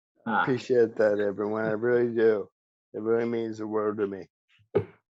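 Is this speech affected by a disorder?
Yes: ALS; speech still preserved.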